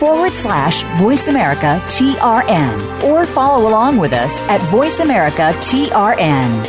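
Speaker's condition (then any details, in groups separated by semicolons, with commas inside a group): No condition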